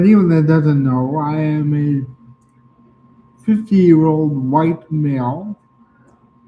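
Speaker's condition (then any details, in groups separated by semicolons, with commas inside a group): Cerebral palsy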